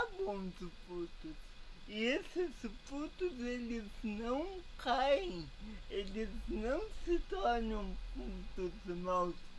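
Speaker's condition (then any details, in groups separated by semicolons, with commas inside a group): Paralysis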